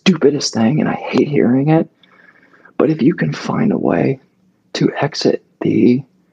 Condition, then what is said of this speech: Spasmodic dysphonia. And every time I try to do it, that do something that would be helpful, I get literally blocked.